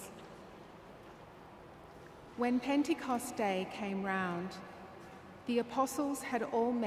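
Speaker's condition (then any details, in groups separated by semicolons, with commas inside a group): No condition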